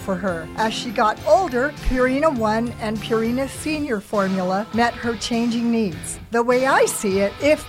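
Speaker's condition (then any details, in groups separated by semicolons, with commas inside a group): No condition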